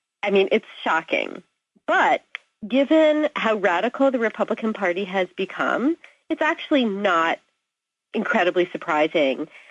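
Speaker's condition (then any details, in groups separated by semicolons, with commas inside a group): No condition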